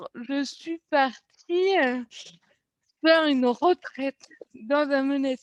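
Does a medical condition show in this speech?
Yes: cerebral palsy.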